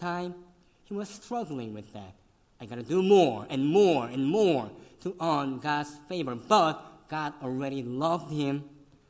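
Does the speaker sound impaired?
Yes: cleft lip and palate; congenital, severe.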